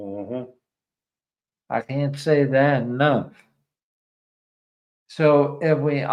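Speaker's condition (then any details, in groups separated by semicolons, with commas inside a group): ALS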